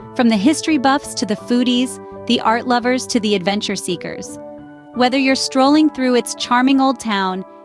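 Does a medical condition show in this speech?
No.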